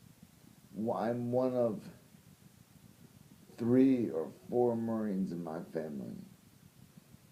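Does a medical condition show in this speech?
Yes: brain injury; car accident.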